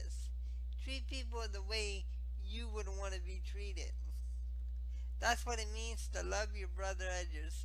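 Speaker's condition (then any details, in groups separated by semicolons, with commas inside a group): Spastic cerebral palsy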